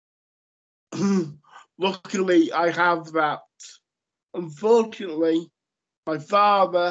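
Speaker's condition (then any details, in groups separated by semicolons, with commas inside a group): Cerebral palsy; lifelong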